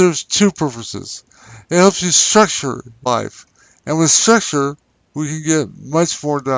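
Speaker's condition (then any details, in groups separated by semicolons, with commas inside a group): Traumatic brain injury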